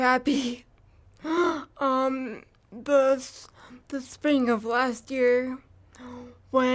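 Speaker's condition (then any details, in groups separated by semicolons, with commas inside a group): Cerebral palsy; from birth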